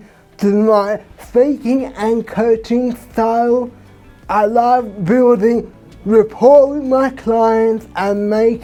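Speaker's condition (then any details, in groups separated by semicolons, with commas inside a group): Cerebral palsy; from birth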